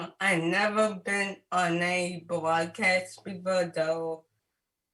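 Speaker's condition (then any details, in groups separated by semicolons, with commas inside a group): Cerebral palsy; caused by stroke; diagnosed around age one, therapies from early childhood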